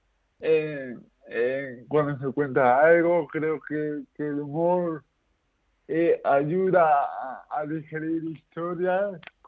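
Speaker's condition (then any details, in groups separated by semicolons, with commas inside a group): Cerebral palsy; 57% registered disability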